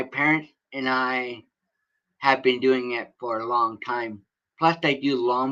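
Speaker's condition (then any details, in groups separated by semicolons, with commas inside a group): Cerebral palsy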